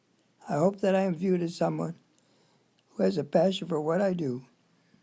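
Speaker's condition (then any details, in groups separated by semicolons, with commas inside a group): Amyotrophic lateral sclerosis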